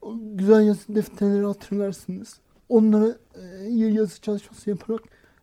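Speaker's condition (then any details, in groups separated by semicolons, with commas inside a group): Cerebral palsy; unable to write by hand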